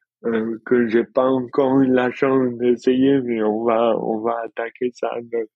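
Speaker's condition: Dystonia; receives injections

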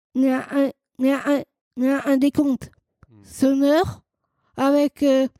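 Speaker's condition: Down syndrome, trisomy 21

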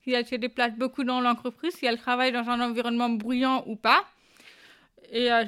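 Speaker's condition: Bilateral congenital deafness; bilateral from birth, profound one side, Institut National des Jeunes Sourds Chambéry until 18

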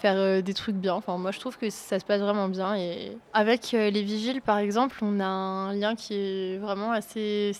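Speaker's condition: No condition

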